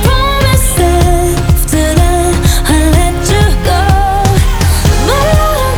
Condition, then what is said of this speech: None; typical speech.